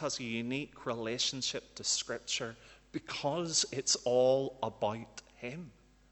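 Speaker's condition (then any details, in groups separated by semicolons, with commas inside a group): No condition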